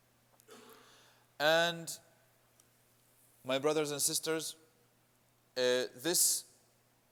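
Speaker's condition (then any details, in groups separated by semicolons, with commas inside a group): No condition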